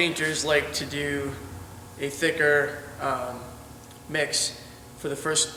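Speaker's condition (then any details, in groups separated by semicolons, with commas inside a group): No condition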